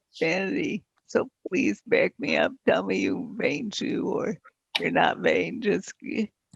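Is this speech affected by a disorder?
Yes: multiple sclerosis; cannot use hands or legs.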